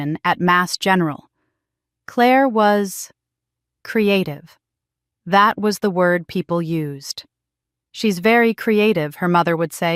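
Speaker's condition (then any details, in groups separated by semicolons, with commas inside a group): No condition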